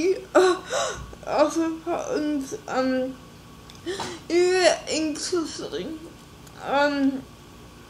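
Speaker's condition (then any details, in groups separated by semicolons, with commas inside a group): Cerebral palsy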